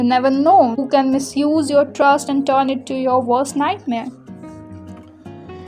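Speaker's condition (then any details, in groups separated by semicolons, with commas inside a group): No condition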